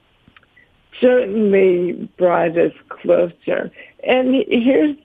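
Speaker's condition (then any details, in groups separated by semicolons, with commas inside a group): ALS; legs or hands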